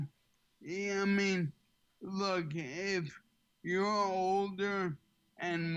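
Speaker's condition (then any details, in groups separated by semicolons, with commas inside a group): ALS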